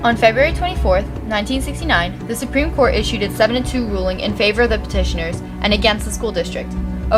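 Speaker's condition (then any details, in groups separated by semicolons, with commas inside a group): No condition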